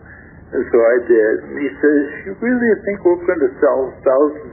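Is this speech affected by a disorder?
Yes: stroke affecting throat muscles; first stroke about 3 years ago, left side totally paralyzed, then three more small strokes; much mobility recovered with therapy; last small stroke affected throat muscles, tough time talking, listener says speech sounds fine.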